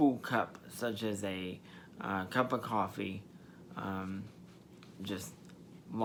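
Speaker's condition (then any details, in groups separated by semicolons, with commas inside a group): Spastic diplegia cerebral palsy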